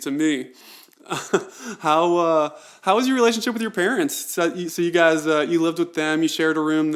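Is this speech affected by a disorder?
No.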